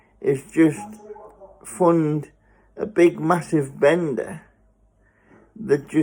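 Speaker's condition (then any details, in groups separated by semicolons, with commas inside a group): Spastic cerebral palsy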